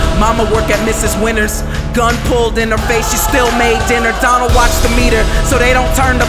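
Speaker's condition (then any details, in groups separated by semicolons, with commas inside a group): No condition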